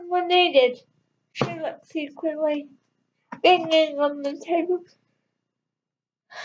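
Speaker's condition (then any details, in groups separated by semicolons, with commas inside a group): Cerebral palsy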